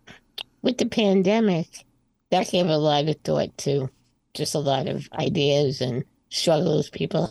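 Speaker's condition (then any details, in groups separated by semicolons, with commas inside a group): Spinal muscular atrophy type 2; hard time talking before medication, breathing, speaking, singing now stronger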